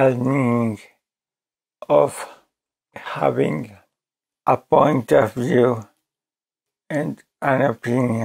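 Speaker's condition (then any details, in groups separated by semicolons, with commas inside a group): ALS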